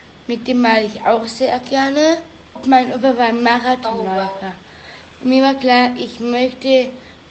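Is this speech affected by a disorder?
Yes: Down syndrome; trisomy 21, chromosome 21 present three times, genetic; age 19.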